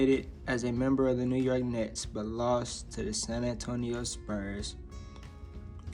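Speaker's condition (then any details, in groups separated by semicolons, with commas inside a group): No condition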